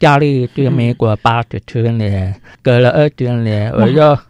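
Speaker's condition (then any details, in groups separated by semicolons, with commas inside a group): Hearing impairment; congenitally deaf, hearing aid, attended Shuanglian elementary hearing resource class, mainstream schools, uses spoken and sign language; wears hearing aid; spoken clarity below typical speakers, spoken language learned with difficulty in childhood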